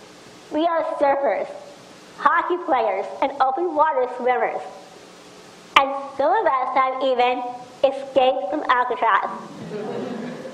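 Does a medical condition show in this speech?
Yes: Down syndrome; speech problems.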